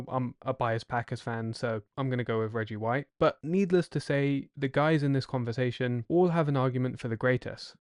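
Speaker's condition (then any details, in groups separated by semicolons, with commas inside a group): No condition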